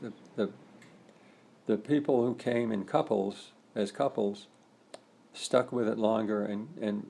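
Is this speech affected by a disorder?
Yes: Parkinson's disease; earlier breathing trouble during sleep, reduced gait, stooped posture, stiff right arm, lost force and speed.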